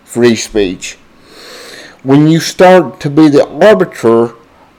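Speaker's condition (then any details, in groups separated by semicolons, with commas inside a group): Cerebral palsy, spastic diplegia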